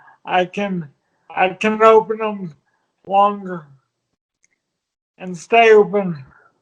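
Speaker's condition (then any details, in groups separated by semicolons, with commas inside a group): Multiple sclerosis; arms and legs affected; nine years since diagnosis, arms intermittent, legs nearly immobile; talking good, breathing laboured, voice improves within hours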